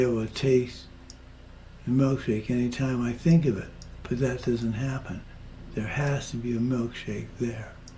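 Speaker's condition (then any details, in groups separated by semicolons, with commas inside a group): Parkinson's; progressing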